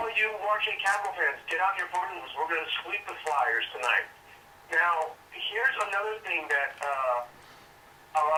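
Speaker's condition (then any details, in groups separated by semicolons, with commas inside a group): No condition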